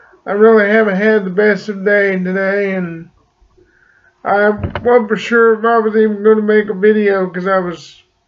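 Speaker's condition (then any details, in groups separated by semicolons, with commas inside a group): Cerebral palsy; speech impediment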